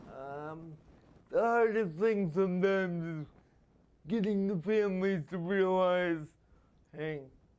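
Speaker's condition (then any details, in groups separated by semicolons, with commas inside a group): Spastic quadriplegia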